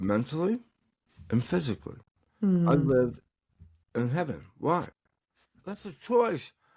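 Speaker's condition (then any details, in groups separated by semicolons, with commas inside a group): Tongue cancer; recovering, tongue exercises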